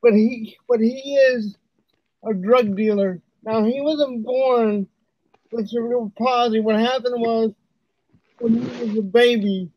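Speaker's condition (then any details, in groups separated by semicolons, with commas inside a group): Cerebral palsy; uses wheelchair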